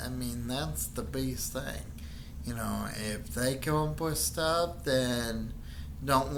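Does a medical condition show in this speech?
Yes: Friedreich's ataxia.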